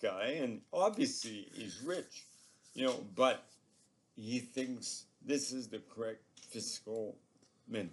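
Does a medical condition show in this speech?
Yes: ALS; progressively crippling neurological disorder, living with it about three years; about three years since onset, diagnosed two years ago.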